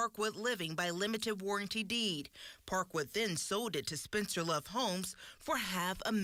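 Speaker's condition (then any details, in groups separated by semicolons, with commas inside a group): No condition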